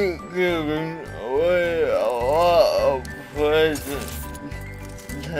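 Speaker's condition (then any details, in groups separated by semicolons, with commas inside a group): Cerebral palsy; atypical speech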